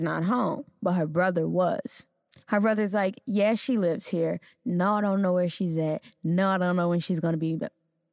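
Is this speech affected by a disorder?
No.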